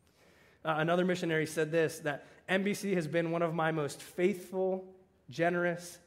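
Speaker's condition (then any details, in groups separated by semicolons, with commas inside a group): No condition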